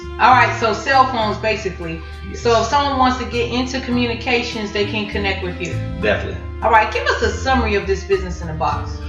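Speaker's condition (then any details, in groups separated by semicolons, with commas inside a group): No condition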